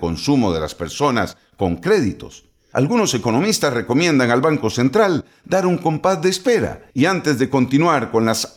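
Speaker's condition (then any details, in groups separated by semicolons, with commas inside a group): No condition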